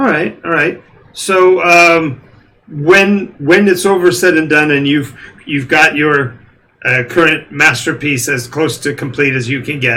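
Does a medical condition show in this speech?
No.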